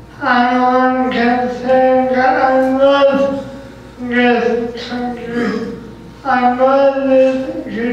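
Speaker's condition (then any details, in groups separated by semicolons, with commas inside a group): Cerebral palsy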